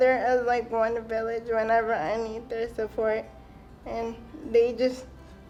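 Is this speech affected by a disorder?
Yes: cerebral palsy; wheelchair user; diagnosed at 9 months.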